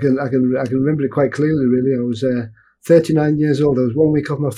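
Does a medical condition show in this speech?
Yes: Parkinson's; freezing of gait, stumbling and falls, posture affected, mild onset symptoms, two years of tests, slow progression; sees neurophysiotherapist, park run group, walking football, one-legged squats for leg strength; has attended speech therapy classes.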